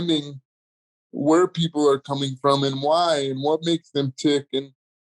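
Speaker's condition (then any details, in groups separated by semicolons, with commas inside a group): Cerebral palsy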